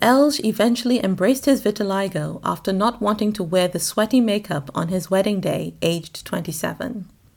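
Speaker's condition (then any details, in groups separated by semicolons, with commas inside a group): No condition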